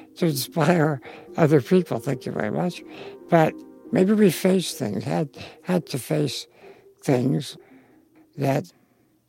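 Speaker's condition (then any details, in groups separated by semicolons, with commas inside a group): Spinal muscular atrophy; congenital genetic neuromuscular, incurable, quadriplegic, full sensation but no muscles, never walked or stood, lifelong wheelchair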